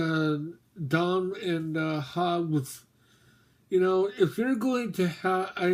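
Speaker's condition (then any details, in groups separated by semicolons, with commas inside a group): Mobius syndrome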